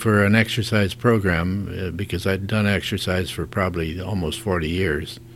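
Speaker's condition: Parkinson's disease; suspected about a year ago, confirmed after MRI nine months ago

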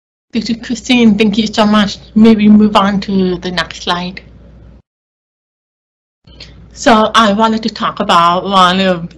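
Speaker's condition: Deaf or hard of hearing

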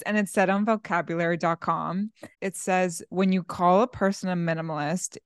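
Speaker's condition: No condition

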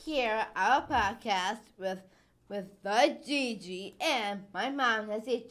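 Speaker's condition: Down syndrome; open heart surgery at four months

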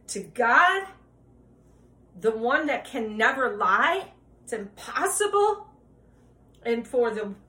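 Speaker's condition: No condition

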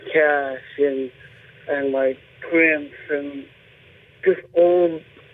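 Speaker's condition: Cerebral palsy; speech impediment while growing up

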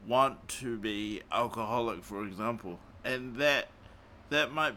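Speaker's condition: Cerebral palsy; morphine not allowed after it

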